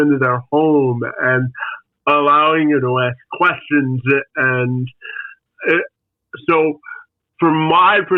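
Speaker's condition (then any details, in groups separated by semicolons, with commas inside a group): Spastic quadriplegic cerebral palsy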